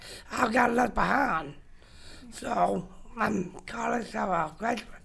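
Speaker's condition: Down syndrome; present from birth, diagnosed several hours after birth in Indianapolis

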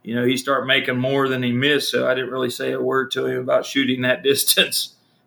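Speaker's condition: No condition

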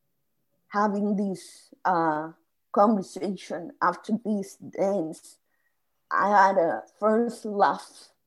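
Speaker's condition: Spasmodic dysphonia; diagnosed 8 years later

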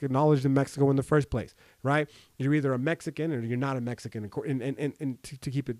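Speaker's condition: No condition

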